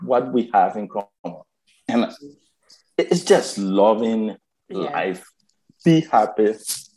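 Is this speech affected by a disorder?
Yes: stuttering; stuttering first noticed by mother around age 8, self-conscious about it from early teens after mother left Liberia; still has fear and insecurities around stuttering, five years in Toastmasters, former club president; fear of speaking, skipped ninth grade valedictorian speech, won Toastmasters club speech contest; here blocks.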